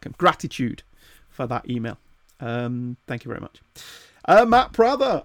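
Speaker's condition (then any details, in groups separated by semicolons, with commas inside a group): No condition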